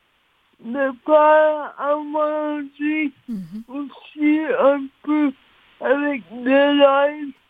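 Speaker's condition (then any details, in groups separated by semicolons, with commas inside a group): Cerebral palsy; listeners must pay attention to follow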